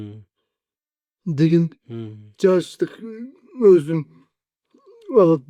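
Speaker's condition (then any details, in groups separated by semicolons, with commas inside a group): Cerebral palsy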